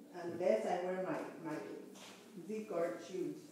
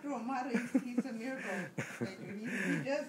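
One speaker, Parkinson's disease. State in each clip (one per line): Before stem cell treatment
Right after stem cell treatment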